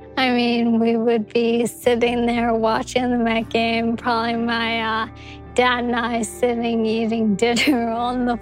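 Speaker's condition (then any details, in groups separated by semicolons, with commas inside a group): ALS; progressive degenerative muscle disease, leg symptom onset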